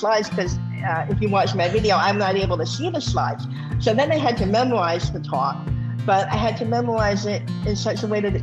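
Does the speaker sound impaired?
Yes: bilateral cleft lip and palate; open palate at birth, no proper suction, food and drink through nose, untreated cleft means no speech.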